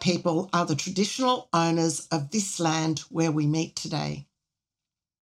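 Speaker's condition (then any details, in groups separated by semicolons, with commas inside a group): No condition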